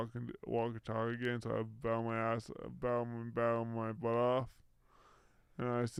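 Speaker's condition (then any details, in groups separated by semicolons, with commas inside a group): Brain injury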